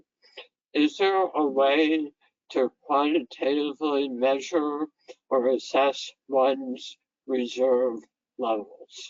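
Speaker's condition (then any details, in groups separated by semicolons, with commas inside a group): Head and neck cancer; severe dysphagia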